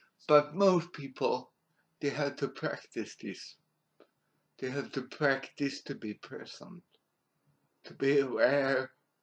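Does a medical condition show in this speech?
Yes: cerebral palsy.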